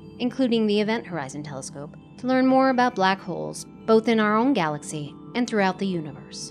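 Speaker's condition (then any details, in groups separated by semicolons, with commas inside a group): No condition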